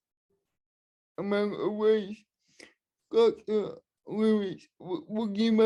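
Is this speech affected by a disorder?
Yes: cerebral palsy, spastic and dyskinetic.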